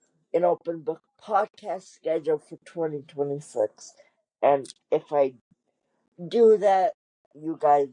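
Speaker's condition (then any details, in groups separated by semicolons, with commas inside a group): Cerebral palsy; wheelchair user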